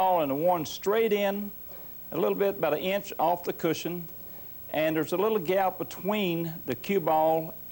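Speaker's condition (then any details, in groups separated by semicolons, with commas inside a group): No condition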